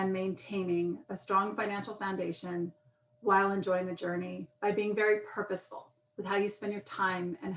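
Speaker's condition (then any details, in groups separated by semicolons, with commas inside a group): No condition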